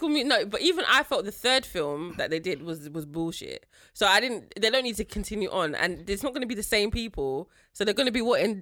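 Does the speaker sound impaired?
No.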